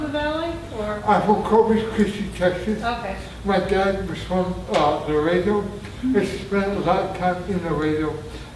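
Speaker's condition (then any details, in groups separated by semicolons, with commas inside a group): Traumatic brain injury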